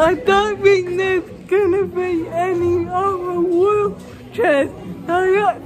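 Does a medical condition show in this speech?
Yes: cerebral palsy.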